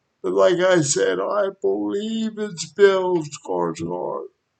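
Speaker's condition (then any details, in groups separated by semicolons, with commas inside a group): Cerebral palsy; wheelchair, needs transfer help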